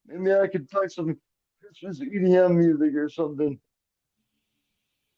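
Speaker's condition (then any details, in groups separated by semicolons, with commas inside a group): Cerebral palsy, quadriplegic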